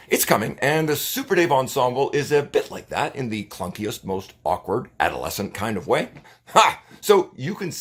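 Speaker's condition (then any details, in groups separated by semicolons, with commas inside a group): No condition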